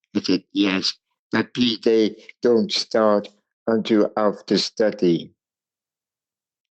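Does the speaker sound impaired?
Yes: cerebral palsy; speech impairment.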